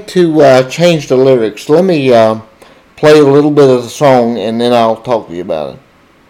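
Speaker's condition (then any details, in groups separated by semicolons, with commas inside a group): Cerebral palsy, spastic diplegia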